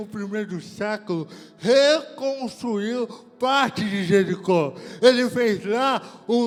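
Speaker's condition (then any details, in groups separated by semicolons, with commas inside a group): Cerebral palsy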